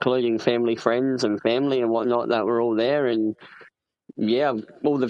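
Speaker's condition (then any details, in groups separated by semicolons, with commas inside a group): Cleft palate; congenital, upper lip joined to nose at birth, required a lot of care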